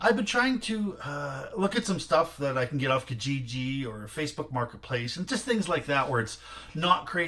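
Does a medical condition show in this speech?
No.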